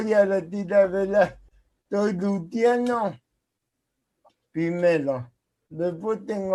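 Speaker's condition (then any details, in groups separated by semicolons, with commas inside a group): Cerebral palsy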